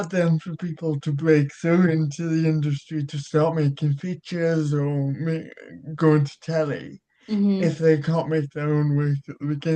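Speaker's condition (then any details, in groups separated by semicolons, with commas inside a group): Cerebral palsy; childhood surgery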